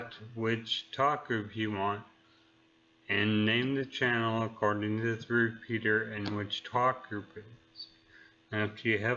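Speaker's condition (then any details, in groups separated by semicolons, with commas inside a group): Neurological disease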